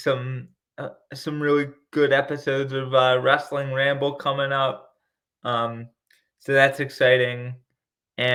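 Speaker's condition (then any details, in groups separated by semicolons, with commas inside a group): Cerebral palsy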